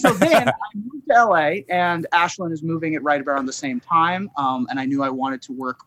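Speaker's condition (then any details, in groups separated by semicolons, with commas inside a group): No condition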